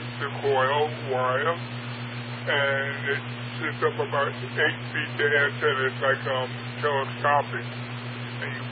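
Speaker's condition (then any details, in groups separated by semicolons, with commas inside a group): Parkinson's; largely wheelchair bound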